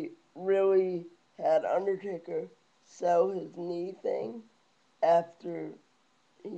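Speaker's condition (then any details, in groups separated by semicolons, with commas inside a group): Cerebral palsy; lifelong, wheelchair user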